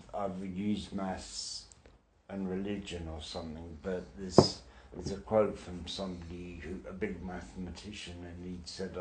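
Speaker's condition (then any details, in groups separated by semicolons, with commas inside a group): Brain injury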